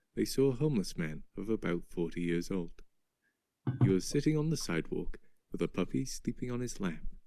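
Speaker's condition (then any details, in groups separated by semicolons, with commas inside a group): No condition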